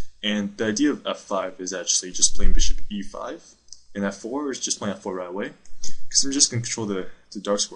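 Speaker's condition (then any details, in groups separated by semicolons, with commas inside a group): No condition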